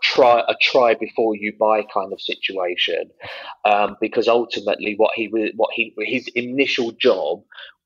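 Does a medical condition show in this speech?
No.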